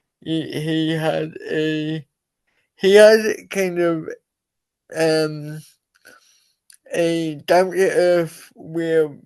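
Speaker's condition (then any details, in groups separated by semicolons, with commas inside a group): Cerebral palsy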